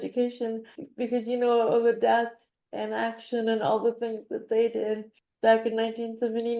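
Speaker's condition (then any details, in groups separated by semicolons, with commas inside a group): Cerebral palsy; wheelchair user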